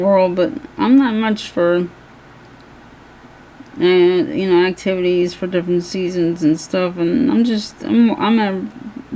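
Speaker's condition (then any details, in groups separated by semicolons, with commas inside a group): Cerebral palsy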